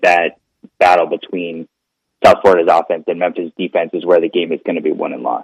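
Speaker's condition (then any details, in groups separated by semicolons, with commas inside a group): No condition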